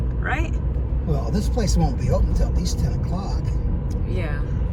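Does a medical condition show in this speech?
No.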